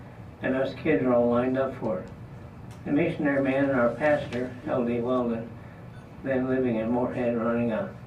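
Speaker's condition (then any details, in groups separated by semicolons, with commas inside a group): Parkinson's disease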